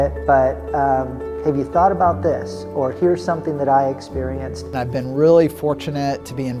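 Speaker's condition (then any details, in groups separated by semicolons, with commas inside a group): No condition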